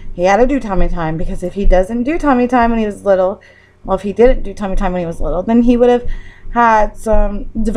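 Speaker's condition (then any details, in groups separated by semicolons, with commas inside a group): No condition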